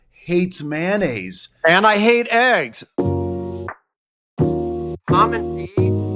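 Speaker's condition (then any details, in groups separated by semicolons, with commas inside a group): No condition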